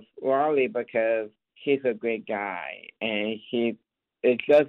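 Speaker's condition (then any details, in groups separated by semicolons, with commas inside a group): Down syndrome; describes self as very capable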